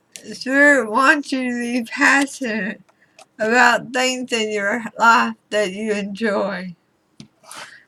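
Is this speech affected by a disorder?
Yes: throat cancer radiation damage.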